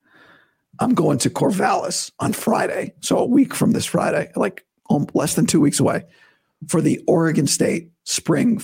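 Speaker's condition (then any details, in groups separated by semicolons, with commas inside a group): Vocal cord surgery recovery; not yet back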